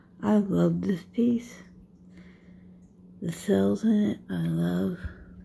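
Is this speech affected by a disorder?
Yes: dystonia; affects how speech sounds.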